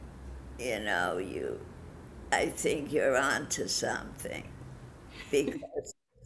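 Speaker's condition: Parkinson's disease; followed own path

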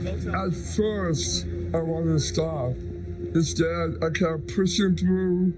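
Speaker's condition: Down syndrome; present since childhood; adult around 20 during training

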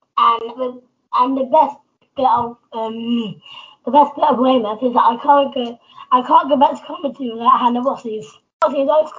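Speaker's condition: Down syndrome; extra copy of chromosome 21, 47 chromosomes, present from birth, learned to walk late, slower to do things

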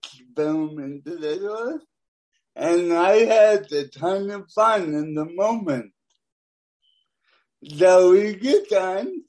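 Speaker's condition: Cerebral palsy; born premature, born deaf

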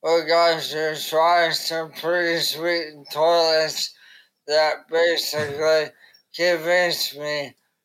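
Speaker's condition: ALS; diagnosed at 30, given 2-5 years, stem cell therapy in Korea, arms do not work, not locked in; about two years since diagnosis, dependent on wife, bite-click mouse, foot-pedal right click, on-screen keyboard

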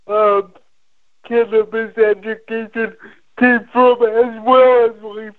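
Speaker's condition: Cerebral palsy; from birth, neuromuscular deficits affecting all daily activities, brain functions normally, past back surgery, opioids for pain; muscles very stiff especially when nervous, words repeated and clarified by relay operator

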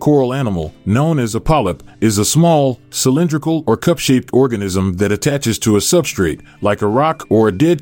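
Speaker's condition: No condition

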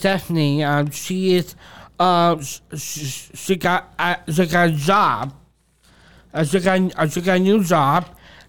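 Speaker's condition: Down syndrome; congestive heart failure

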